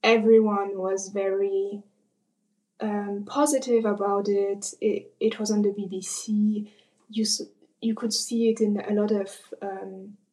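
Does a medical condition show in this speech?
Yes: covert stuttering; gradual onset in puberty, worse end of high school, father stuttered, therapy exercises unhelpful; early in accepting stutter, trying to be less covert; hid stutter with techniques in German, French, not in English, grew silent from fear; here repeated sounds.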